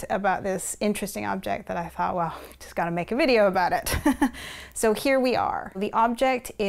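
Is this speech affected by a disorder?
No.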